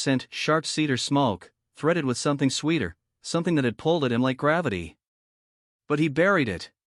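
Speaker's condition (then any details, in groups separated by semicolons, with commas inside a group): No condition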